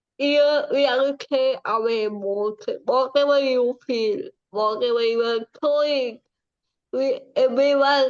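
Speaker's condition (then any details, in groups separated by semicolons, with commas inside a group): Cerebral palsy; from birth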